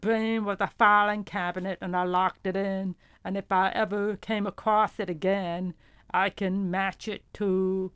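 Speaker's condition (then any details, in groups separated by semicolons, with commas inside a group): Profound deafness; hears music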